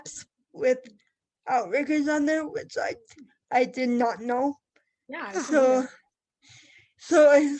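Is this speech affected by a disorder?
Yes: cerebral palsy.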